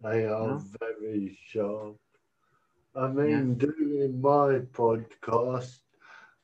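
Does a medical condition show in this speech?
Yes: cerebral palsy; cerebral palsy from birth, uses walking stick, holding handheld mic prevents walking stick use on stage; speech sounds unusual, self-described as talking funny.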